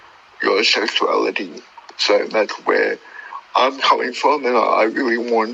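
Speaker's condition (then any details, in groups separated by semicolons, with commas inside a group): Cerebral palsy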